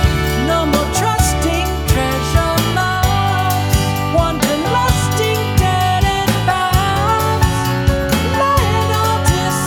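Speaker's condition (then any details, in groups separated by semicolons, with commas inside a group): No condition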